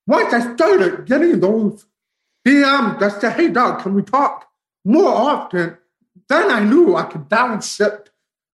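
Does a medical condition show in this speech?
Yes: profound deafness, bilateral, from spinal meningitis; big headphones, slight residual hearing when loud, closed captioning, cannot hear words spoken.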